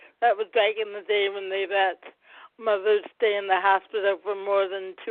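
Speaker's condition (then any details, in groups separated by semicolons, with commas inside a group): Cerebral palsy; not breathing at birth, affects motor control; speech disability, had speech therapy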